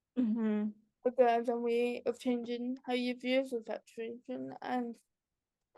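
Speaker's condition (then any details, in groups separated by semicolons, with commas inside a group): Cerebral palsy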